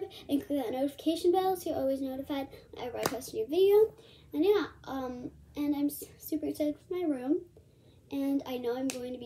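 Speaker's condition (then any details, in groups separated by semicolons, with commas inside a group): No condition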